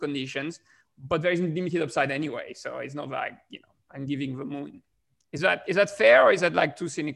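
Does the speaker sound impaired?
No.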